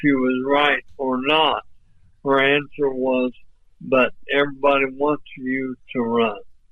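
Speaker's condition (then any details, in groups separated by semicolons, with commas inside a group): ALS; voice off but clear and understandable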